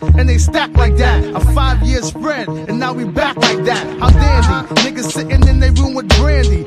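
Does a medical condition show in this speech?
No.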